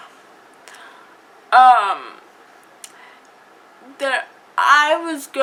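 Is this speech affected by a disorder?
Yes: cerebral palsy.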